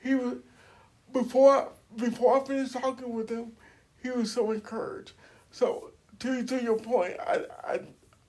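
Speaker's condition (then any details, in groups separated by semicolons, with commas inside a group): Cerebral palsy; uses wheelchair, age 42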